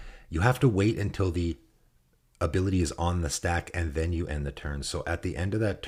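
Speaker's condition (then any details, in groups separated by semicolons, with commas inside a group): No condition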